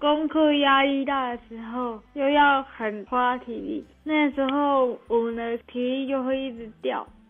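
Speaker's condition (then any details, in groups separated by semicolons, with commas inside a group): Cerebral palsy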